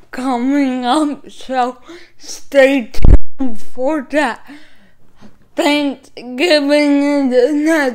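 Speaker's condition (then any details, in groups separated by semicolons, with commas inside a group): Cerebral palsy; caused by lack of oxygen at birth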